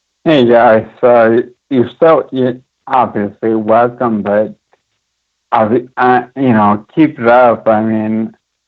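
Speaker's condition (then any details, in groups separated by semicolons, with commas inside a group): Friedreich's ataxia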